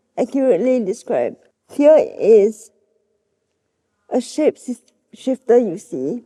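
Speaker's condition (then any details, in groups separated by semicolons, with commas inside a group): Cerebral palsy; swallowing very hard in past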